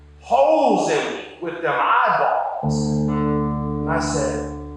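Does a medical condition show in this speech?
No.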